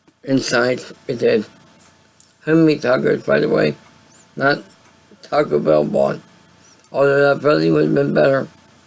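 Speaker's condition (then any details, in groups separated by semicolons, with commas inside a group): Cerebral palsy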